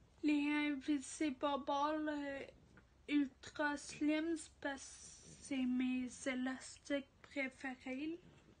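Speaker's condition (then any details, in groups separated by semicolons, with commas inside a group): Ataxia; degenerative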